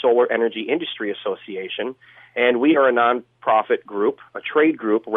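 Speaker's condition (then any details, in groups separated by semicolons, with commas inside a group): No condition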